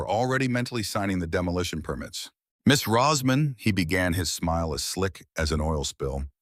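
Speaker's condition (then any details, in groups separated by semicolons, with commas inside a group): No condition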